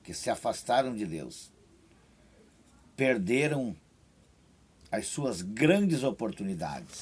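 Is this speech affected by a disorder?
No.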